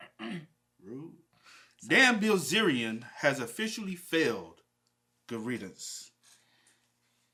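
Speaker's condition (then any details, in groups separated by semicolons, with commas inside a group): No condition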